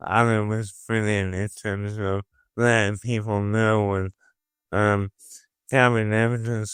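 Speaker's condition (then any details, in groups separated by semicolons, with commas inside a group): Motor neuron disease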